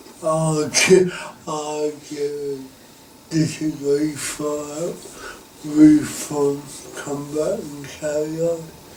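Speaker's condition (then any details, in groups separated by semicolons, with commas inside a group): Cerebral palsy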